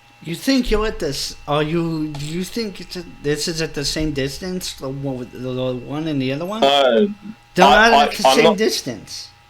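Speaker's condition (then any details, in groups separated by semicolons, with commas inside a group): Cerebral palsy; speech affected, not an accent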